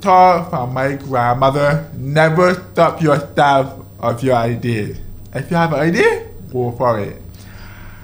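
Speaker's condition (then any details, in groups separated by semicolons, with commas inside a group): Deafness, deaf in one ear from birth, other ear from age 18; born deaf in one ear; has speech, had speech therapy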